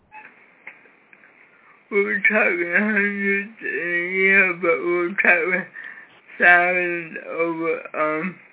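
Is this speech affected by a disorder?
Yes: cerebral palsy, severe.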